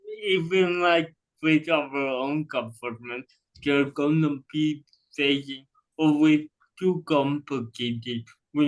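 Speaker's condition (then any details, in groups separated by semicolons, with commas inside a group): Cerebral palsy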